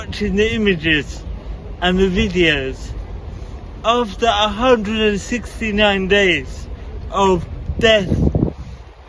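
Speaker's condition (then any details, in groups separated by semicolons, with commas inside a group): Cerebral palsy; wheelchair; speech difficulties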